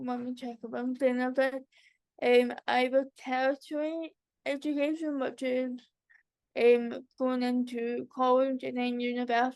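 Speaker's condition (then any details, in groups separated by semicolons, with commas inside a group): Cerebral palsy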